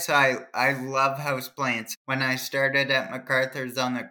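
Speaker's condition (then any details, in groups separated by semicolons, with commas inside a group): Cerebral palsy; from birth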